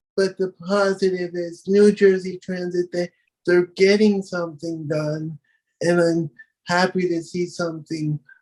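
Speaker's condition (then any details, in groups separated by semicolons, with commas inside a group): Cerebral palsy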